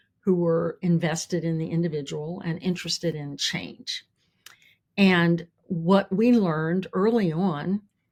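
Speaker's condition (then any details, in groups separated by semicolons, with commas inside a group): No condition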